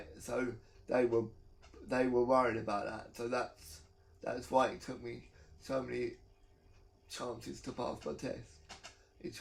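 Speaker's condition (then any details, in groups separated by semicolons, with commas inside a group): Cerebral palsy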